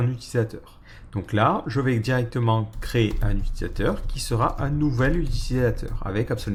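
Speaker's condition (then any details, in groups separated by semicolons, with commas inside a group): No condition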